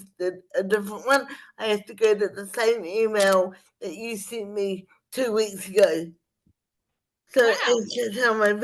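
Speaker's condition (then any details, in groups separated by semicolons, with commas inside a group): Spastic cerebral palsy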